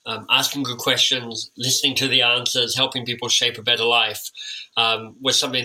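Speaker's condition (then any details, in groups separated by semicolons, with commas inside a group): Cleft lip and palate; time with an orthodontist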